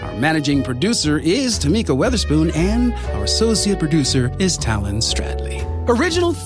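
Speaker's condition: No condition

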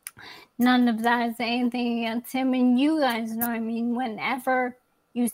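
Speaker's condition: ALS; young onset, young woman living with ALS

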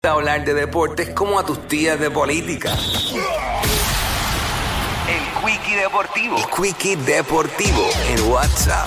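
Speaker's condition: No condition

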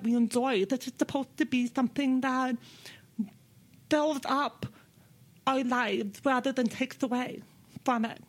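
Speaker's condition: Deafness; friend read interviewers' questions during interview, interviewers' voices dubbed in later

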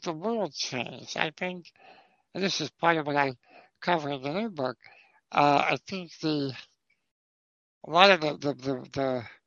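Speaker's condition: Spinal muscular atrophy type 2; uses Dragon voice to text

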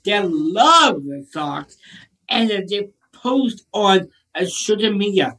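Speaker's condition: Down syndrome; congestive heart failure

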